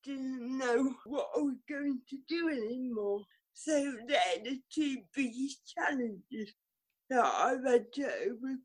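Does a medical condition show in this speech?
Yes: cerebral palsy; could not jump.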